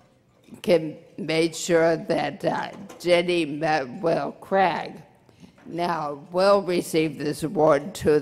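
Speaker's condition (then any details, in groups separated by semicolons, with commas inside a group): Brain injury; over three years since injury, rehabilitation completed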